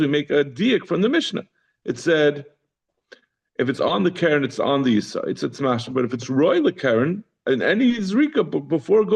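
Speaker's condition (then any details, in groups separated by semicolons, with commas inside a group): No condition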